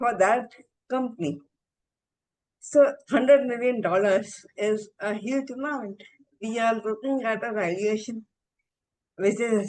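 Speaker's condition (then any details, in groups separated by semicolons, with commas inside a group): Encephalitis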